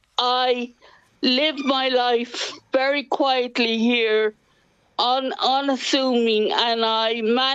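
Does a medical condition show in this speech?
Yes: cerebral palsy; cerebral palsy from birth, quadriplegia, legs fixed by surgery so don't bend, dependent on two carers and hoist; confined to bed, special hoist awaiting part or replacement from HSE, head OT exploring other options.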